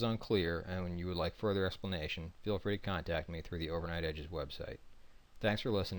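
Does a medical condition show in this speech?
No.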